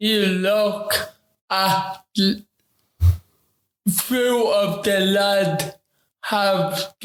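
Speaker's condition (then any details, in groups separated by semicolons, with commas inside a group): Ataxic cerebral palsy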